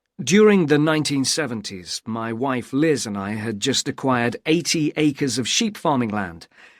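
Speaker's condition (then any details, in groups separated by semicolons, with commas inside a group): No condition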